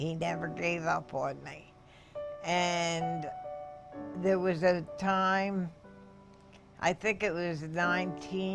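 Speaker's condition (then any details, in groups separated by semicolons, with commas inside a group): Parkinson's; developed after earlier mental illness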